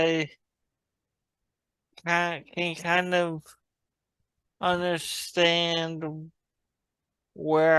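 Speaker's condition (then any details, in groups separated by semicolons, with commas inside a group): Traumatic brain injury; relearned swallowing and breathing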